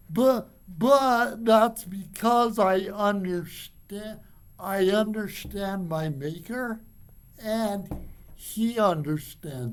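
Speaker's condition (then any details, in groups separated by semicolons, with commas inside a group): Cerebral palsy; from birth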